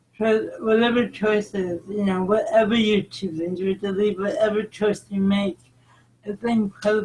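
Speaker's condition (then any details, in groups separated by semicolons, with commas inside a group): Cerebral palsy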